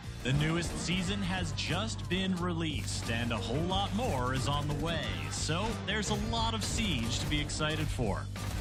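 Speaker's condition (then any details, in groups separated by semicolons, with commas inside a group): No condition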